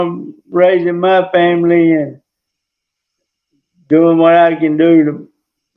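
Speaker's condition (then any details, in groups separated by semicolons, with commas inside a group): Traumatic brain injury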